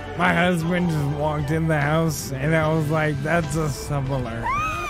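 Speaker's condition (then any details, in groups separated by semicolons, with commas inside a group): ALS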